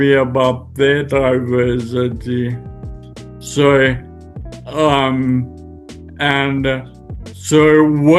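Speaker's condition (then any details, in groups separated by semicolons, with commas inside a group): Friedreich's ataxia; spasticity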